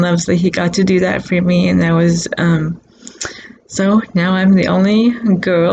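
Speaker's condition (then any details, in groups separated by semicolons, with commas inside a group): Cerebral palsy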